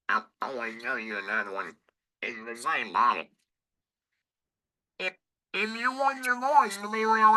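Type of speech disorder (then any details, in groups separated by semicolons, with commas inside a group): Electrolarynx speech; laryngectomy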